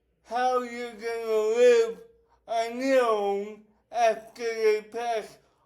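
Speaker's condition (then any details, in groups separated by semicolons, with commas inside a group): Cerebral palsy; affects whole body; affects speech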